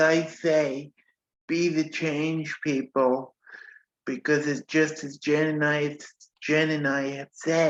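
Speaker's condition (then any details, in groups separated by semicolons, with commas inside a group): Cerebral palsy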